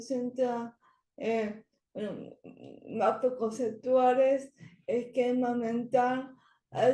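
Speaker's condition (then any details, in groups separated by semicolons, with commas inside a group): Cerebral palsy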